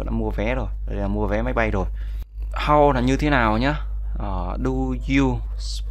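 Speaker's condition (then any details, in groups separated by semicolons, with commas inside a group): No condition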